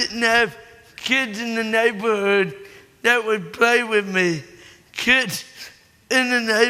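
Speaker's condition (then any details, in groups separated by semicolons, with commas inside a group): Cerebral palsy; born premature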